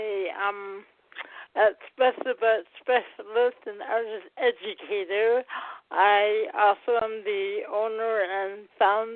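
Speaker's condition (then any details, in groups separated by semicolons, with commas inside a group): Cerebral palsy; not breathing at birth, affects motor control; speech disability, had speech therapy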